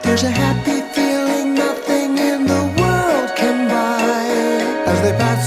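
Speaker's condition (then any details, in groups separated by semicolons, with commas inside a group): No condition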